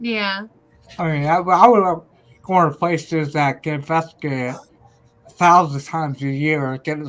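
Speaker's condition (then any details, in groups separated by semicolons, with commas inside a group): Ataxia; may slur speech, may sound drunk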